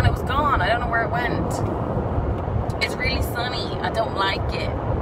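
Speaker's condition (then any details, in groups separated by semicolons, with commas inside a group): No condition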